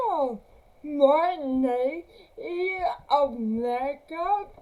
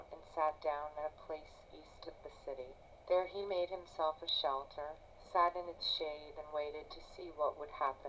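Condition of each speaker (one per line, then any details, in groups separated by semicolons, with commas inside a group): Cerebral palsy; since birth, difficult birth
No condition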